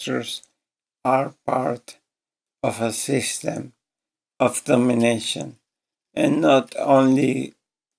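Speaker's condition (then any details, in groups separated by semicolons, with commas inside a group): ALS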